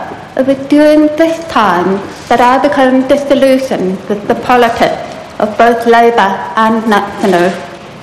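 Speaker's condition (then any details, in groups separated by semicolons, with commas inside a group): Profound deafness; Mary Hare School for deaf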